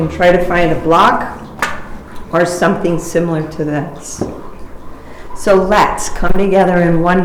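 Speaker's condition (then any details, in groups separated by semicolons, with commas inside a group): No condition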